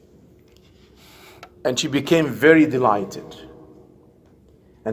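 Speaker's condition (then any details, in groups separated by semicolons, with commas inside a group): No condition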